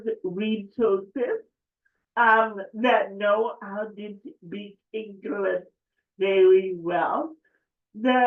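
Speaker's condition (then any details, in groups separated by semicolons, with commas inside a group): Cerebral palsy; affects speech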